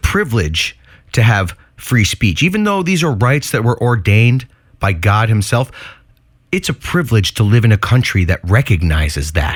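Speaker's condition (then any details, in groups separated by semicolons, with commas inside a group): No condition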